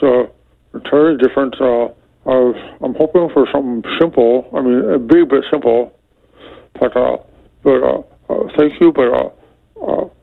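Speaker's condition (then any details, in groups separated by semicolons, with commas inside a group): Speech impediment due to Abilify; tries hard to make himself understood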